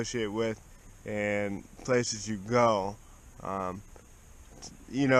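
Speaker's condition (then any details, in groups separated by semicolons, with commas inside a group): Cerebral palsy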